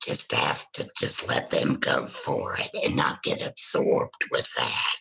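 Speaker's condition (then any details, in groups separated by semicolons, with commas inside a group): Laryngectomy after cancer; natural and singing voice lost, speaks with voice prosthesis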